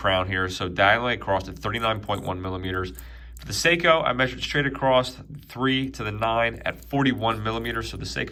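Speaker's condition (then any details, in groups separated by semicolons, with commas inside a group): No condition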